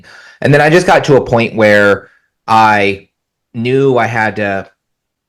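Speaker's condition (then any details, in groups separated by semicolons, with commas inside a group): No condition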